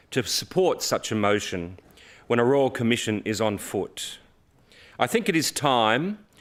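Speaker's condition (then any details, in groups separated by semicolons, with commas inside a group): No condition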